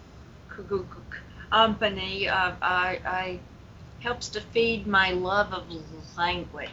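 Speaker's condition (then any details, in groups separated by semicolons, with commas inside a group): Stuttering; long-standing stuttering, managed over the years; repeated sounds, blocks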